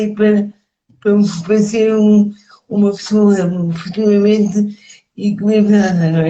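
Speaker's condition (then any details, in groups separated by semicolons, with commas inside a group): Cerebral palsy; speech affected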